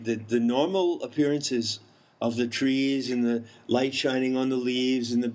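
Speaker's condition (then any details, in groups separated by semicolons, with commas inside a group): No condition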